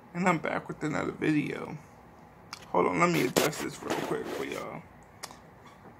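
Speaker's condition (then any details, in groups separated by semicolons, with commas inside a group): Cerebral palsy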